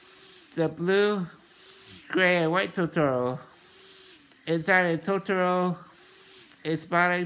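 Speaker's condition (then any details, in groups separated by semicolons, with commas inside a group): Muscular dystrophy, Duchenne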